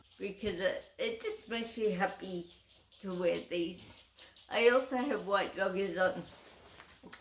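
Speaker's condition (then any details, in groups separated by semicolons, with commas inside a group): Cerebral palsy; uses wheelchair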